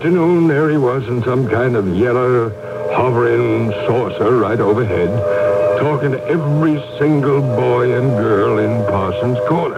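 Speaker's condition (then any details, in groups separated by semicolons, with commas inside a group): No condition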